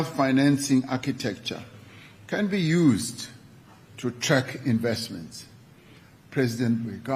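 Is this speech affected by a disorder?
No.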